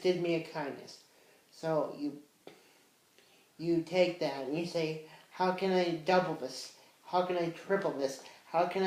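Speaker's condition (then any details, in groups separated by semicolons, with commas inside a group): Cerebral palsy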